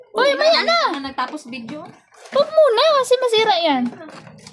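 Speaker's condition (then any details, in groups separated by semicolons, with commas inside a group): No condition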